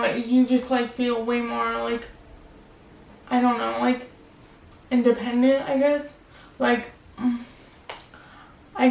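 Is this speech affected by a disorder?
Yes: cerebral palsy, spastic quadriplegic.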